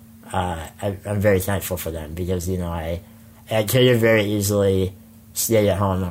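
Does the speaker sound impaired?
Yes: spinal muscular atrophy; jaw tires with prolonged speaking.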